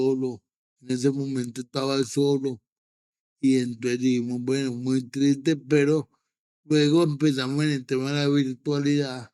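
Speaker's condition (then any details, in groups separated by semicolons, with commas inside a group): Cerebral palsy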